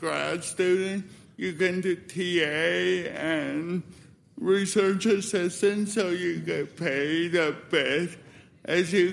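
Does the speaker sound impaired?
Yes: spastic cerebral palsy; cord around neck cut oxygen at birth, Bridgewater, diagnosed 18 months, foot surgery, 93 physio sessions; age 34, walks with limp, no longer falls, poor fine motor control, never written; obviously affected since childhood, much speech therapy, sounded asleep on phone, may be taken as drunk.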